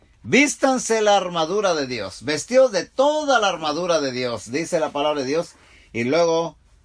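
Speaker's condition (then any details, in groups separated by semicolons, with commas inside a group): No condition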